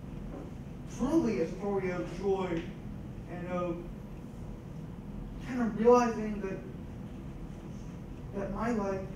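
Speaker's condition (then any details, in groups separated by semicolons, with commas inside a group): Cerebral palsy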